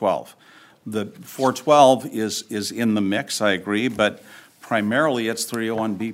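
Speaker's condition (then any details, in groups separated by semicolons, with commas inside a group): No condition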